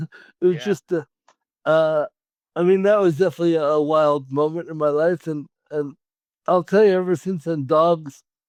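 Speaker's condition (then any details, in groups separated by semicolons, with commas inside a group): Cerebral palsy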